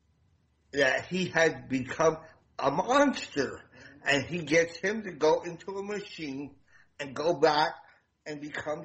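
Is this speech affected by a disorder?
Yes: damaged voice box; voice box damaged by medic during hospital transport after fire rescue, at least 25 years ago; voice sounds noticeably different, self-conscious about voice, limits meeting people.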